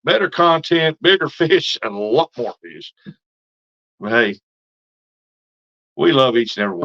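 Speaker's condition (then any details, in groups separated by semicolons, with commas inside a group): No condition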